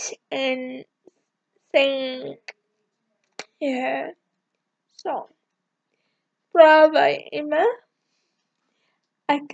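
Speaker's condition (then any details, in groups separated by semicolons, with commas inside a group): Cerebral palsy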